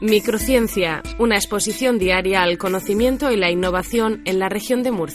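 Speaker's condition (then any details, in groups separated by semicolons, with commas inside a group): No condition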